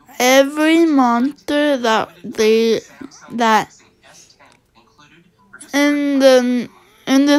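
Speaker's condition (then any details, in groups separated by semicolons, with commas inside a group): Cerebral palsy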